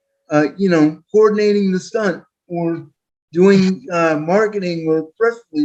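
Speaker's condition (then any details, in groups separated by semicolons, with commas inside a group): Quadriplegic cerebral palsy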